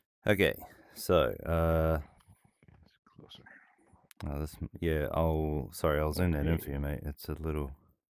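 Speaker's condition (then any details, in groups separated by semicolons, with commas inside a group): No condition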